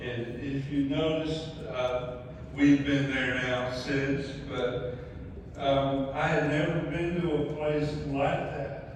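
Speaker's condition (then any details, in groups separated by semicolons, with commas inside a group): ALS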